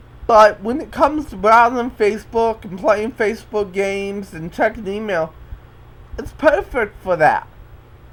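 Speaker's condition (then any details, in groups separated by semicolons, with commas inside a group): Cerebral palsy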